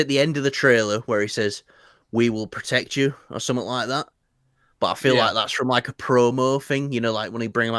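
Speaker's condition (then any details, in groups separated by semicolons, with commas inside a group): No condition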